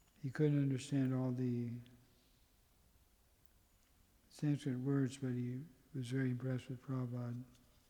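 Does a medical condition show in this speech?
Yes: Parkinson's; tremor.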